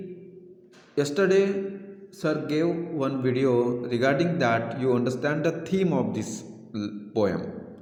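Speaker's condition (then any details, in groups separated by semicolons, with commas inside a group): No condition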